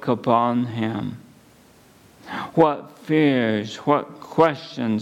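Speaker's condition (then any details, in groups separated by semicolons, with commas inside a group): ALS; at least a couple of months since diagnosis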